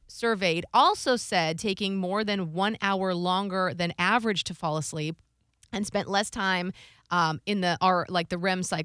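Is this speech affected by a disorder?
No.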